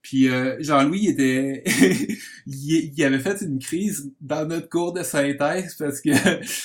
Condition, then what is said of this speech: Stuttering. Dans l'acceptation puis la normalisation du bégaiement, ça fait en sorte que plus je l'accepte, plus je normalise le bégaiement, plus je comprends son fonctionnement, moins je, bégaye aussi parce que j'arrive à le maîtriser plus.